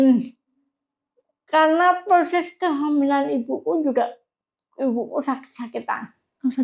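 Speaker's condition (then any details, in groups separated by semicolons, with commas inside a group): Cerebral palsy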